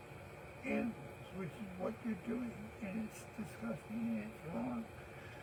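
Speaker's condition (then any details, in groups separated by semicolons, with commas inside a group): Cerebral palsy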